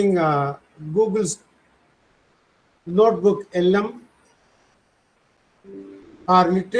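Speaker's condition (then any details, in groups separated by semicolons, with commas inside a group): No condition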